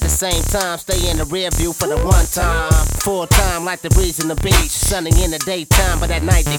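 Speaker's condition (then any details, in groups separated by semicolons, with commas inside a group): No condition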